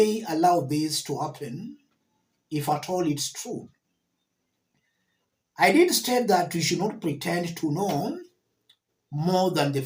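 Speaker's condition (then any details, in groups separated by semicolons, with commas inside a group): No condition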